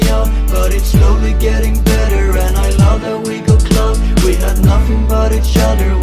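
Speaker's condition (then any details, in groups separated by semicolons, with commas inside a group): No condition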